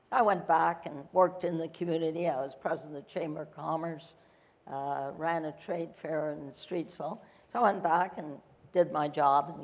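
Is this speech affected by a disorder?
No.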